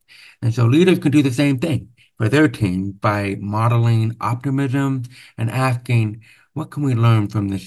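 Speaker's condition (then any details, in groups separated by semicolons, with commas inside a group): Profound hearing loss, deaf accent; noticeably different accent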